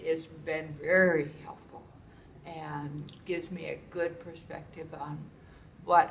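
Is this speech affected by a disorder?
Yes: primary progressive multiple sclerosis; practicing tai chi, symptoms improving.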